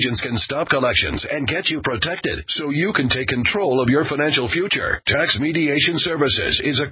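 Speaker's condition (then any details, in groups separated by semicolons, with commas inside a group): No condition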